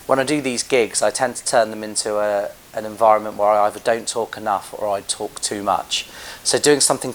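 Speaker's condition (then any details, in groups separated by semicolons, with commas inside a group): No condition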